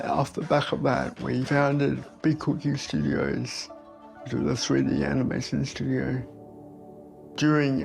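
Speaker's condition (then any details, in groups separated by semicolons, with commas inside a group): Cerebral palsy; birth brain damage, two months premature; diagnosed at about 12 months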